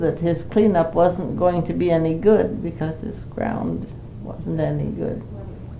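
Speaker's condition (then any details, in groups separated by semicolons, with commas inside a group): Parkinson's; not very able to do much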